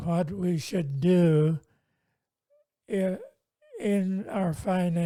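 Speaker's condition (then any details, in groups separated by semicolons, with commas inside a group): Multiple sclerosis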